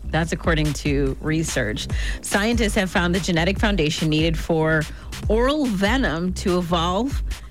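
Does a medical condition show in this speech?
No.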